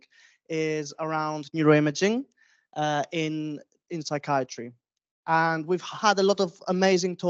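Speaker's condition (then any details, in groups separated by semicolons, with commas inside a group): No condition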